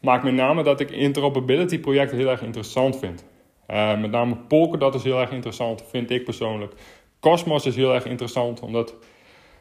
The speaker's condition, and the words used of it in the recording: None; typical speech.